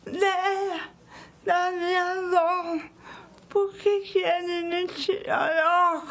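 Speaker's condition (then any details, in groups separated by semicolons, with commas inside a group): Cerebral palsy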